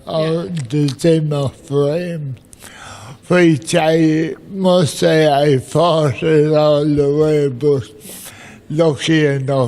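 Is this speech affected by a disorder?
Yes: cerebral palsy.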